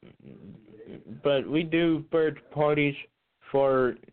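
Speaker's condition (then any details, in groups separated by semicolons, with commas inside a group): Cerebral palsy; cannot be hidden when acting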